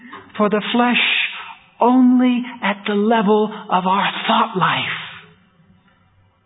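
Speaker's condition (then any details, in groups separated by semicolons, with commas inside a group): No condition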